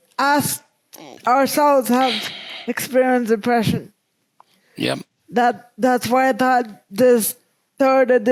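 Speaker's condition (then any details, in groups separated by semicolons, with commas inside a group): Cerebral palsy; present from birth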